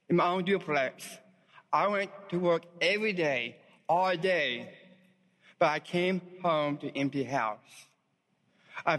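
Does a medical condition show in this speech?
Yes: Down syndrome; diagnosed at birth; giving talk at Spring q conference with wife Christy; host urges listeners to listen closely.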